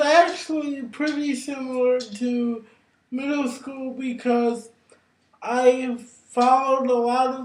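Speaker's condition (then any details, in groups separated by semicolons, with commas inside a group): Cerebral palsy; brain injury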